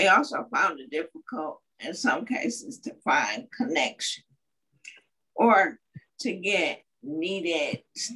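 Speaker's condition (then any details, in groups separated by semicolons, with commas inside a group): Cerebral palsy; uses wheelchair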